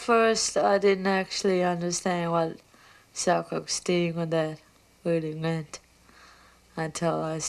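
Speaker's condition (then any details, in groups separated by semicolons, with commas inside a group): Cerebral palsy; mild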